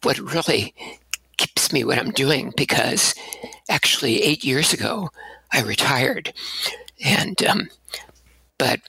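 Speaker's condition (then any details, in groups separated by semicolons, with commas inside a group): Abductor spasmodic dysphonia; shaky tremor when syllables lengthened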